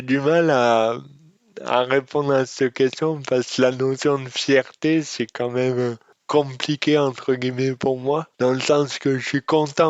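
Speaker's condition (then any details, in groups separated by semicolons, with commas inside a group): Dystonia; speech disorder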